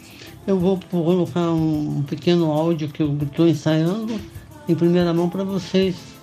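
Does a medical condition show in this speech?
Yes: Parkinson's disease; Parkinson's disease for nearly 20 years, later developed dyskinesia; whole-body dyskinetic swaying without falling, one fall, still cycles and drives with some restrictions.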